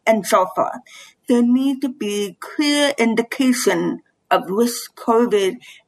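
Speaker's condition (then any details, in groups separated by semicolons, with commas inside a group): Bilateral severe to profound hearing loss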